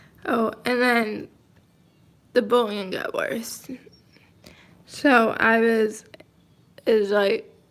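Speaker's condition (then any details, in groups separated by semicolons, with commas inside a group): Cerebral palsy, mild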